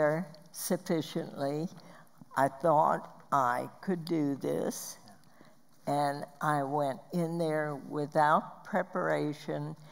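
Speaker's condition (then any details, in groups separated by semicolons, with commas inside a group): Spasmodic dysphonia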